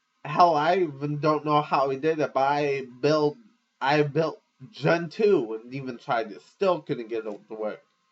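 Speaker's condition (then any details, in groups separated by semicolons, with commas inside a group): Cerebral palsy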